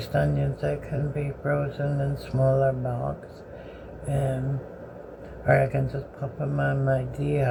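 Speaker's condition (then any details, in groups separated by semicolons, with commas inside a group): Bell's palsy; severe left-sided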